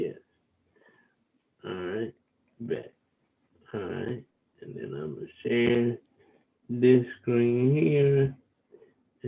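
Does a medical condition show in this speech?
Yes: cerebral palsy; wheelchair user.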